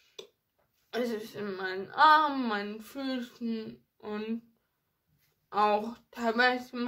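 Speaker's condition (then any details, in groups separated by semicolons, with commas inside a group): Ataxia; ataxia affecting hands and fingers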